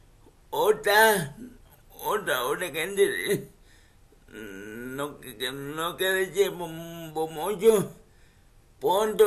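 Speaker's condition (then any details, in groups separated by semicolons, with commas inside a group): Cerebral palsy; speech affected by condition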